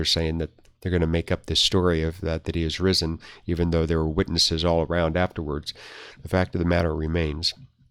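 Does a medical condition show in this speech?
No.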